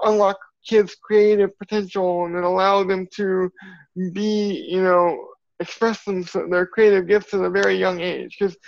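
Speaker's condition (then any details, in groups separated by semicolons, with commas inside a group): Cerebral palsy; from birth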